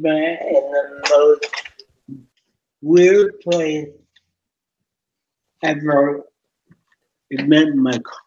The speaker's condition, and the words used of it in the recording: Cerebral palsy. But he had this profound disability, this big speech impediment, which he calls his accent.